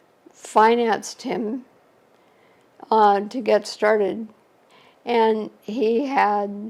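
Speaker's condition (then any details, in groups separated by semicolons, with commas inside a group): ALS; shortly after diagnosis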